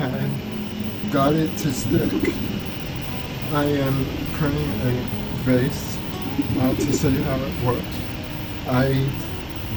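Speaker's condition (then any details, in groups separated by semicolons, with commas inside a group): Cerebral palsy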